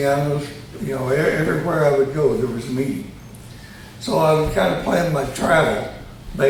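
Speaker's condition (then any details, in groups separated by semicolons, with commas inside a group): Tongue cancer surgery; both sides of tongue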